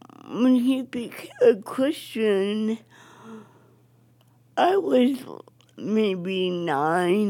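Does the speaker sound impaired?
Yes: cerebral palsy; cerebral palsy from oxygen deprivation at birth, affects speech, movement, balance, wheelchair, earlier physical therapy, walker; uses a wheelchair; jokingly called a god-given accent.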